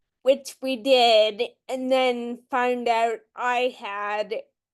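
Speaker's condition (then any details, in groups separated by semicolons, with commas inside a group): Friedreich's ataxia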